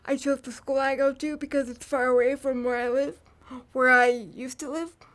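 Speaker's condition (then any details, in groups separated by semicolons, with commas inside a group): Cerebral palsy; from birth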